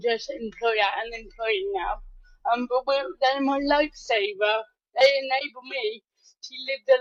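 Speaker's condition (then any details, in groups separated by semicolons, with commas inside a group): Cerebral palsy; arm tremors; speech affected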